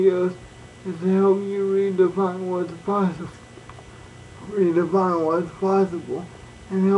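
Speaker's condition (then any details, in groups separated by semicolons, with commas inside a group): Cerebral palsy; all four limbs affected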